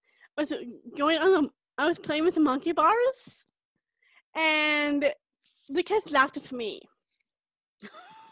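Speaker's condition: Down syndrome; moyamoya disease, stroke, brain surgery by Dr. Smith at Boston Children's Hospital, second stroke; unable to talk after stroke, speech trouble, swallowing and eating problems after surgery, play-based therapy

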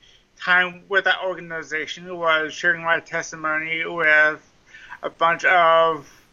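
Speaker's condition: Cerebral palsy; mild form, lifelong since childhood, trouble writing with hands, very slow running; speech impairment, likens own voice to drive-through speaker box, may sound drunk

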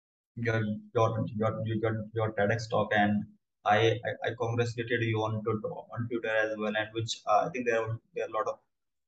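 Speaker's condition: Stammering; onset after two incidents, no stammer before, left-handed forced to use right hand, never speech therapy; frequent whole-word repetitions, many uh fillers, part-word breaks and restarts; repeated words, prolonged sounds

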